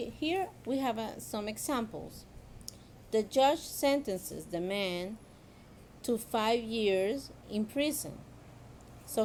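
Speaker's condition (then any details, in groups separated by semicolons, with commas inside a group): No condition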